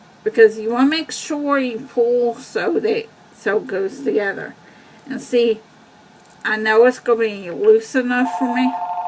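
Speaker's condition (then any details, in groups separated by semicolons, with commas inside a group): Cerebral palsy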